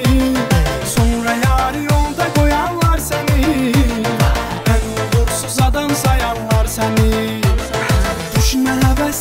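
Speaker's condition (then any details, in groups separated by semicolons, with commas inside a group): No condition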